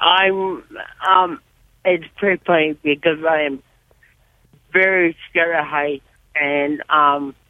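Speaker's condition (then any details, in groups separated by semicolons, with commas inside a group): Cerebral palsy; severe cerebral palsy from birth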